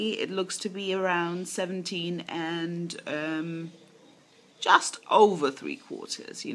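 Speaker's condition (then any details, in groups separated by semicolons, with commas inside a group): No condition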